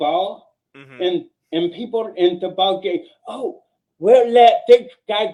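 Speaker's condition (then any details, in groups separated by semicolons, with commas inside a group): Cerebral palsy; mildest kind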